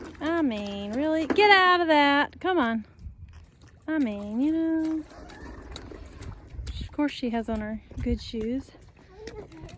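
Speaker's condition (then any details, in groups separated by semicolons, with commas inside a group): No condition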